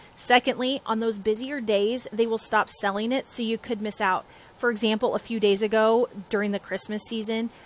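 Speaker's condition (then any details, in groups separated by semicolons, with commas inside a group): No condition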